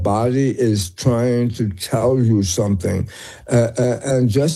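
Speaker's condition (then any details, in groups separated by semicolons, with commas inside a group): Tongue cancer; first noticed as hearing problem and ear pain, found by ear nose throat doctor, scan malignant, later benign; slurred speech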